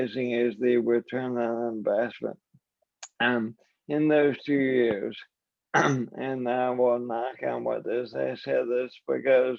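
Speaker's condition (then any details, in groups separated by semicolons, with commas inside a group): ALS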